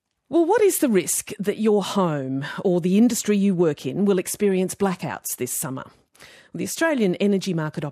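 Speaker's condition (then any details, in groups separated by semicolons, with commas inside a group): No condition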